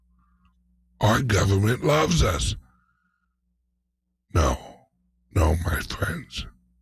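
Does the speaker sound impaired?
Yes: speech impediment, mild.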